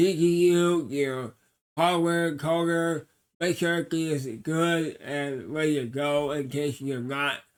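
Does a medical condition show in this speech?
Yes: cerebral palsy.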